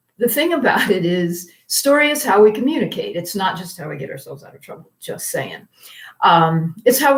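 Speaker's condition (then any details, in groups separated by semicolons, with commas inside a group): No condition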